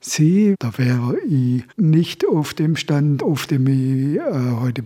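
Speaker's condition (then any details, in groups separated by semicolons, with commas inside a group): Aphasia after stroke; aphasia after stroke in early thirties, sudden onset while jogging, cause unknown; about 35 years since stroke, years of occupational and speech therapy; initially gibberish, relearned speaking gradually, now sings with guitar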